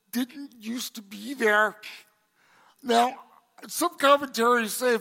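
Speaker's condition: Cerebral palsy; congenital

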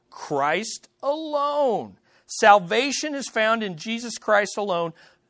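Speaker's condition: No condition

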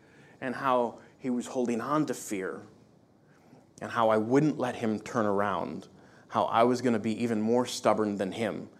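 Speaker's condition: No condition

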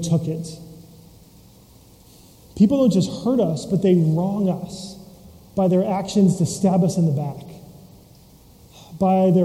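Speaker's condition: No condition

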